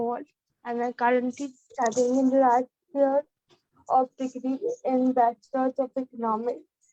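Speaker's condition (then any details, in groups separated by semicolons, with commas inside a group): Cerebral palsy; childhood therapy 5 to 6 years, resumed in teens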